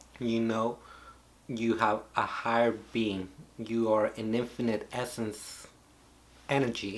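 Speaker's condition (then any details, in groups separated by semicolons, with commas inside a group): No condition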